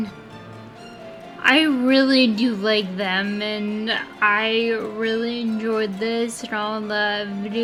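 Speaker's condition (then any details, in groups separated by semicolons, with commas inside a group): Friedreich's ataxia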